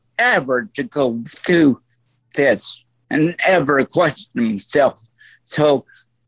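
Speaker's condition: Stroke; voice altered since stroke, lasting effect

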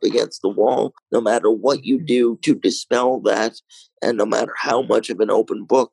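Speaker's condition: Cerebral palsy, mild

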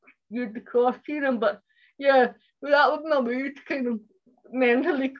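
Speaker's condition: Cerebral palsy; speech impairment

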